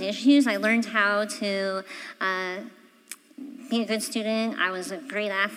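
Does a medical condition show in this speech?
Yes: cleft palate; voice sounds different, half of voice vibrations go through nose, nasal resonance.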